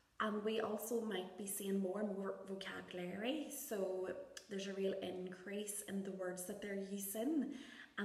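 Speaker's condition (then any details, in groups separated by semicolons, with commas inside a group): No condition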